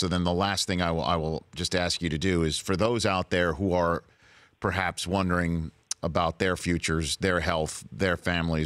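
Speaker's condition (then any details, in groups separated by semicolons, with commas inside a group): No condition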